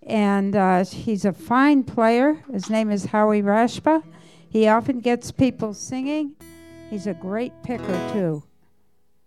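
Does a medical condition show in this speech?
No.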